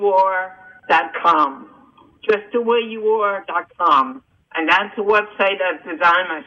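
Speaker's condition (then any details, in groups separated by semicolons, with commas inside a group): Cerebral palsy and hearing loss; congenital cerebral palsy and hearing loss from birth, seen by 7-9 doctors in New Jersey, told would never walk; almost 51 years old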